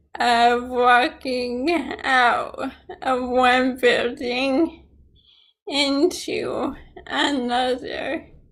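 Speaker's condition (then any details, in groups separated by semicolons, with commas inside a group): ALS, sporadic; many years since delayed diagnosis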